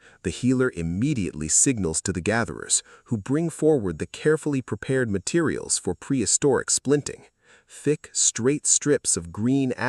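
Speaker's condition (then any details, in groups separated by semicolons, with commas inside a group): No condition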